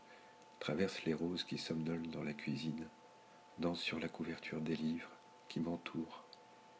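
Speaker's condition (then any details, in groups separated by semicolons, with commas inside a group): No condition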